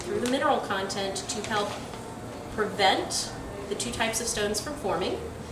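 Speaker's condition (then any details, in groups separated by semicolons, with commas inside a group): No condition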